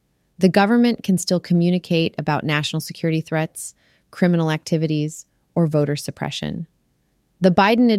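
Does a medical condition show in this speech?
No.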